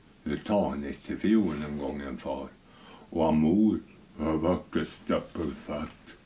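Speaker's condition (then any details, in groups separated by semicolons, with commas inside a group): Tongue cancer, partial tongue removal; diagnosed 7 years ago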